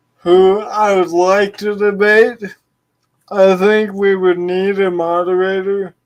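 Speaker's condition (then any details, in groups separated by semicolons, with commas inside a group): Cerebral palsy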